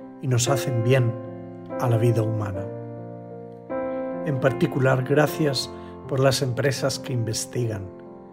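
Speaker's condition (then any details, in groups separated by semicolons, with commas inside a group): No condition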